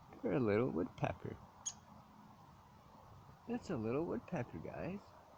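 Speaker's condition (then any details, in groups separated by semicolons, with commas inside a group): No condition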